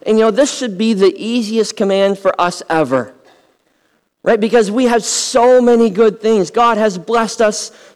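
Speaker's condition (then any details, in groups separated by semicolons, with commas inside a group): Cleft lip and palate; nine surgeries to repair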